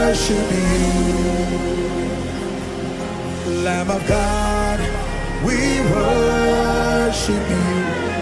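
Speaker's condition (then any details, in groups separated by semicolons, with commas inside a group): No condition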